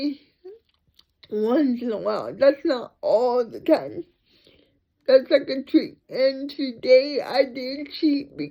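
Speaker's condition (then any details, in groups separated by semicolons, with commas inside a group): Cerebral palsy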